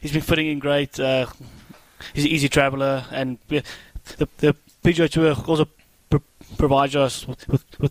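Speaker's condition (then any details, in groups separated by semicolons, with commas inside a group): Stutter; childhood onset after rat poison ingestion and near-fatal hospitalization, Dr. Bird, Blank Center: genetic, incurable; adult, stuttering over 20-25 years, learned four years ago not curable; severe in childhood, withdrew socially, avoided telephone and public speaking; repeated sounds, repeated words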